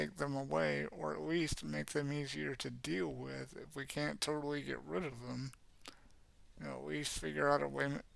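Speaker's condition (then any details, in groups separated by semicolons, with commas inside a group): Cerebral palsy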